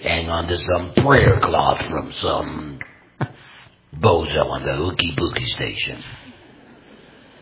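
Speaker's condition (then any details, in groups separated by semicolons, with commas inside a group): Total laryngectomy; complete laryngectomy for larynx cancer, voice prosthesis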